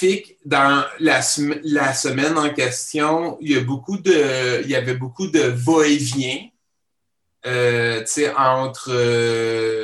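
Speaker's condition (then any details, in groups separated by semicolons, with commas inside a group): Stuttering; genetic and neurological; stutters in daily life, partial control keeps spontaneity, full control would need changed voice; repeated sounds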